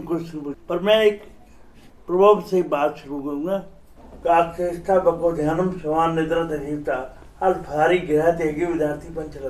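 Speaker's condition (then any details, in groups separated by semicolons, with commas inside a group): Cerebral palsy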